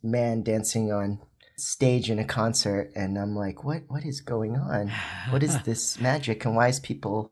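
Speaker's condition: No condition

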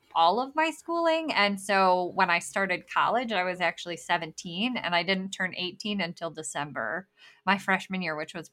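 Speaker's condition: Bilateral cleft lip and palate; later surgery result improved but not perfect

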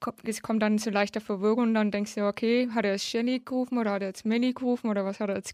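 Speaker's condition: Hard of hearing since birth, congenital, cochlear implant, severe; nearly deaf

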